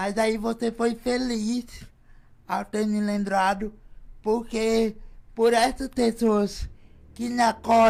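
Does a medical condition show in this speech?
Yes: cerebral palsy.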